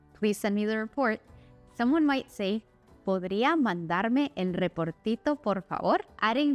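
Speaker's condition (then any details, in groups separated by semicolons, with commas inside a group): No condition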